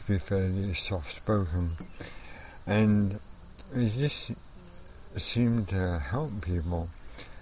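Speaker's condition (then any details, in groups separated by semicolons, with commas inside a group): ALS; amyotrophic lateral sclerosis, onset with trouble playing guitar, neurologist diagnosis, incurable, will eventually impair movement, breathing; already affecting voice, naturally soft-spoken, quiet voice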